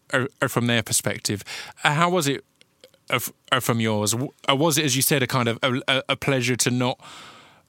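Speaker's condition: Stutter; since childhood, attributed to near-drowning as child, found under hypnosis at 13 or 14; struggles on guest's name Dylan Moran during recording; triggered by certain words, trouble on first sound, adds letter or slurs to lead in, eases on stage; repeated sounds, blocks

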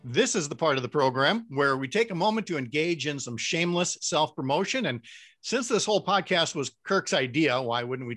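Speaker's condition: No condition

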